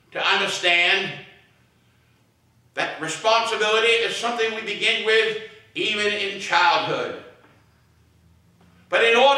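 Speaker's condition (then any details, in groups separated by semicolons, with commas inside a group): No condition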